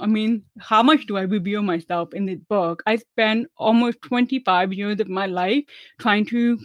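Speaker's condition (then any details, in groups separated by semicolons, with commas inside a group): Deafness; about 25 years passing as hearing, relearned English and speech, hearing aids, closed captioning; relearned speech through about ten years of speech therapy, often told speaks really well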